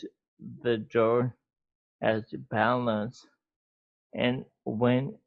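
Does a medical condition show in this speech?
Yes: MND; ALS; slower speech, speech impediment.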